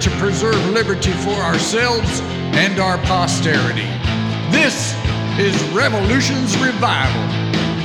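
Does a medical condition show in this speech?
No.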